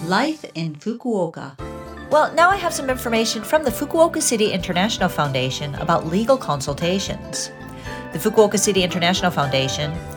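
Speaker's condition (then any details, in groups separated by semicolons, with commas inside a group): No condition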